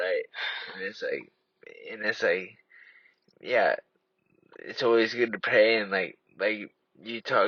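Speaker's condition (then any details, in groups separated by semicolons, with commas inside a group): Traumatic brain injury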